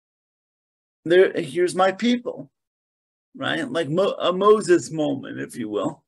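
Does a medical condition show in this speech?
Yes: cerebral palsy; present from birth, diagnosed at about six months, stiff as infant, mainly lower limbs affected; very spastic presentation, moves deliberately, has to think about motions.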